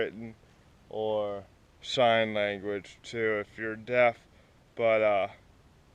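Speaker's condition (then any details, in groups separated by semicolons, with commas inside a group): Cerebral palsy; spastic, affects walking and legs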